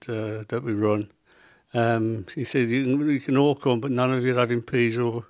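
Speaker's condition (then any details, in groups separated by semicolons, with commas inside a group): Parkinson's; 8 years since diagnosis, tremors controlled by medication, freezing, foot dystonia with clawing, sometimes cannot walk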